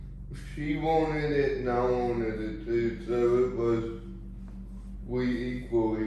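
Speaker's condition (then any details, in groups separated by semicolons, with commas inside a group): Cerebral palsy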